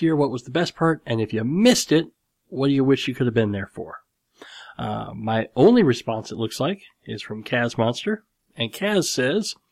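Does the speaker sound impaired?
Yes: cleft lip and palate; skull bone chips grafted to reconstruct nose around age 12.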